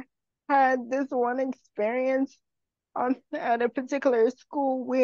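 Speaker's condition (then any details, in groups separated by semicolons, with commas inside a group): Cerebral palsy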